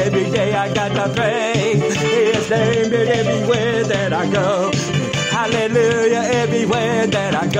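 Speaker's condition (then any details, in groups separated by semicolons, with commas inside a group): No condition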